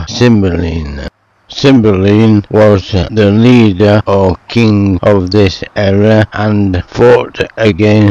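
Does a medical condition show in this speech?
Yes: motor neuron disease; mainly affects speech, slurred.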